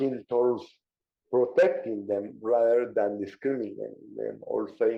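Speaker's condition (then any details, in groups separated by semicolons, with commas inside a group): Cerebral palsy; diagnosed in childhood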